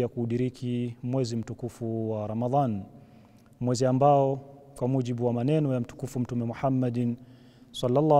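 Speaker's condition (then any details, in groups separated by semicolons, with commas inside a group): No condition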